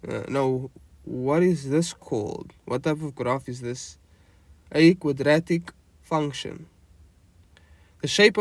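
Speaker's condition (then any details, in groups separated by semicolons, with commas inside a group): No condition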